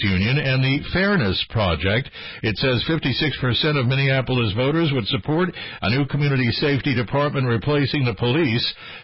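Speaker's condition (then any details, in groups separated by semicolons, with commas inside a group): No condition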